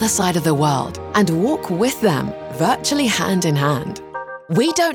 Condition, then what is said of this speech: None; typical speech.